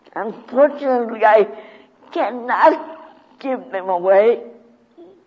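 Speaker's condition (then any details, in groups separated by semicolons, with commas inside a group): Cerebral palsy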